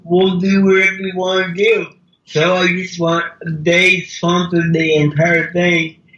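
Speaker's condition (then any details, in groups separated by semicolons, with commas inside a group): Cerebral palsy; mild speech impediment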